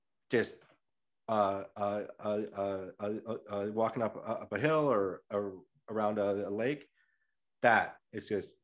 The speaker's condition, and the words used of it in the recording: Stuttering. So when I start to stutter bad, I talk in my native accent, and my stutter goes away.